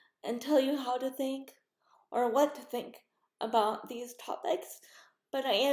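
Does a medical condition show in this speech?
Yes: cerebral palsy.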